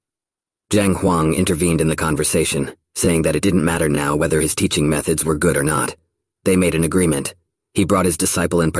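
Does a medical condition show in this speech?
No.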